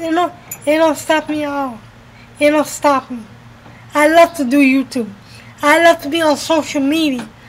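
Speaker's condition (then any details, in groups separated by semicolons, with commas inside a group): Cerebral palsy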